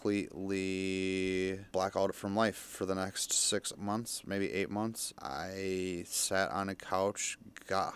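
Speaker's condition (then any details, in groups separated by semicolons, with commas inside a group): Stutter; stutter since young childhood, speech help stopped around age 11 or 12, therapy, 12-step programs, now sober; still stutters, public speaking still hard, sounded fluent on air, feels safe in studio; stutters on f of furniture mover, no stutter when drunk, cares less when feeling safe; prolonged sounds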